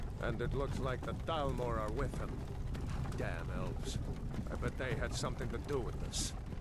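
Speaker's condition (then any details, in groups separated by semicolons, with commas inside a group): No condition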